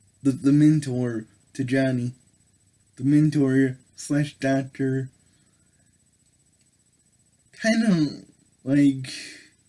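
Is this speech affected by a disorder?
Yes: cerebral palsy; able to speak.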